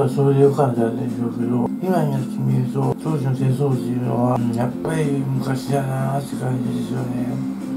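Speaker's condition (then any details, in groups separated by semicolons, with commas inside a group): Tongue cancer, partial glossectomy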